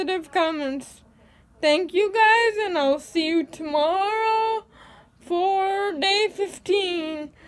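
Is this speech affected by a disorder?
Yes: cerebral palsy.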